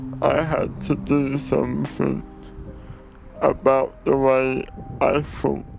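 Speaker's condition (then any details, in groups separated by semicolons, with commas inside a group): Cerebral palsy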